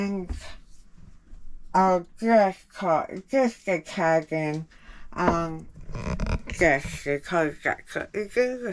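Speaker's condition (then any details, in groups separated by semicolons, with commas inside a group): Jaw cancer surgery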